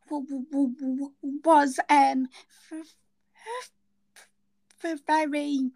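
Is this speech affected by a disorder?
Yes: stammer; onset around age four, referred for speech and language therapy just before fourth birthday, had TA Joe at school, more severe later in school; very severe stammer, most severe guest so far on podcast; severe stammering audible, keeps talking to get points across, going out for food with friends challenging; here repeated sounds, blocks.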